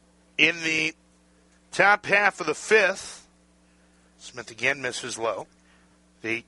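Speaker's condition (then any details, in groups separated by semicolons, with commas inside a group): No condition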